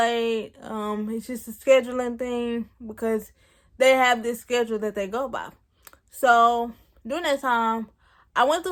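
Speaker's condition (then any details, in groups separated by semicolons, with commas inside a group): Cerebral palsy; present since birth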